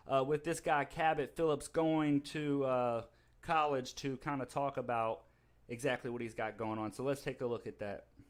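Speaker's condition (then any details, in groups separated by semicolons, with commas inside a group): No condition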